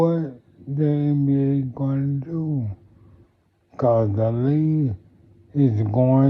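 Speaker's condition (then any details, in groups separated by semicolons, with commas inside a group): Multiple sclerosis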